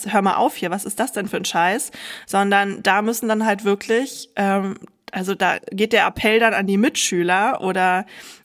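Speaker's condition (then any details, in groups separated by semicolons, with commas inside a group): No condition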